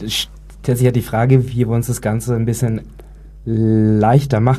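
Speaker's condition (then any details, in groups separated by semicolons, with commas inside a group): Stuttering; plays less of a role in small talk than years ago; blocks, small talk difficult; blocks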